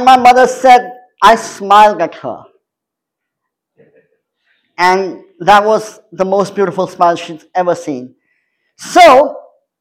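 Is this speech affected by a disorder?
Yes: cleft palate; congenital cleft palate, survival uncertain at birth; major speech impediments since childhood, still present, speaks two or three languages.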